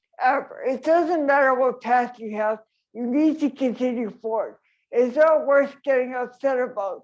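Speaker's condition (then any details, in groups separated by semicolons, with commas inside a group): Traumatic brain injury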